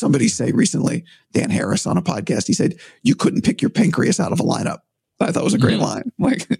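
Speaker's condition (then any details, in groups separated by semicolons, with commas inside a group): Vocal cord surgery; recovering after recent vocal cord surgery, voice temporarily compromised, not yet back to full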